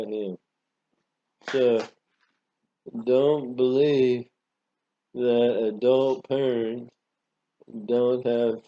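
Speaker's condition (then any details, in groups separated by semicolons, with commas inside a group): Parkinson's disease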